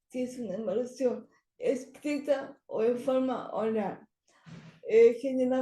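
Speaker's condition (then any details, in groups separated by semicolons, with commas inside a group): Cerebral palsy; from birth, walks with orthopedic aid; speech not very good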